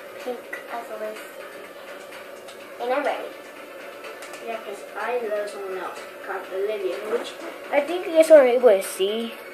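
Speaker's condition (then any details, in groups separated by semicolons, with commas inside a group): No condition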